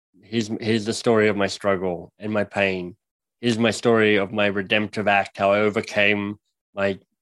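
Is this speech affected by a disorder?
Yes: cleft lip and palate; speech impediment.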